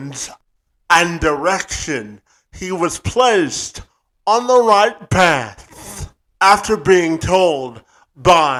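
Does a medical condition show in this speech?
Yes: cerebral palsy; present from birth.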